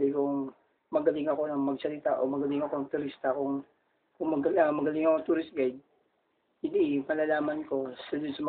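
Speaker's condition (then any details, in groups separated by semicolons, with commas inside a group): No condition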